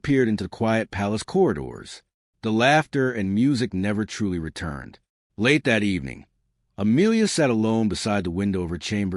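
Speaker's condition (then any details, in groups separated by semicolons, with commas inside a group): No condition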